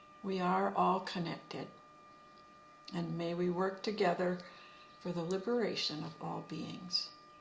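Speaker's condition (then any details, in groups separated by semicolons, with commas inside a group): No condition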